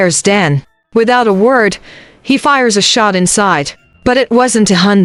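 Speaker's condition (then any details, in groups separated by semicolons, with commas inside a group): No condition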